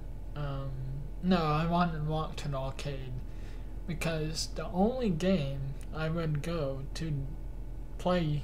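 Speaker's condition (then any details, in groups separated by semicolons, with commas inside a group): Cerebral palsy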